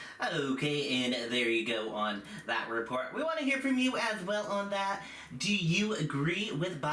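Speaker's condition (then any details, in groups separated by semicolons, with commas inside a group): No condition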